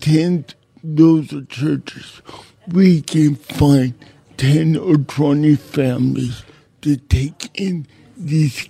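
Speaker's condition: Cerebral palsy; congenital, uses a wheelchair, cannot write own name, able to drive a car; self-described as not having a radio voice, says not drunk

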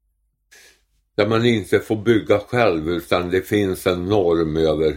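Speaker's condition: Tongue cancer; dental problems after surgery

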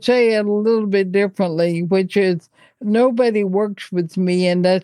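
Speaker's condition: ALS; speech noticeably affected right away

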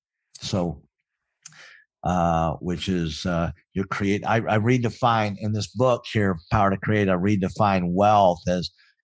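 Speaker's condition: Cleft palate; congenital cleft palate

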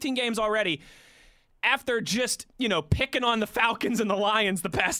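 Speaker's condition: No condition

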